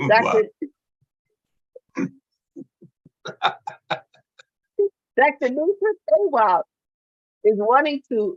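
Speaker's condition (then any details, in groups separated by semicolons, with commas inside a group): No condition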